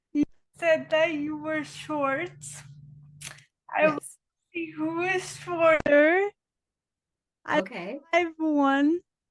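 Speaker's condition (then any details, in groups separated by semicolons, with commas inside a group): Dystonia; diagnosed age 10, now 33, on medication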